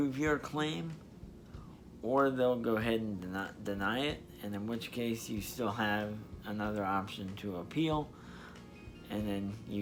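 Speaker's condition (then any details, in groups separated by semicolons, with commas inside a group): Spastic diplegia cerebral palsy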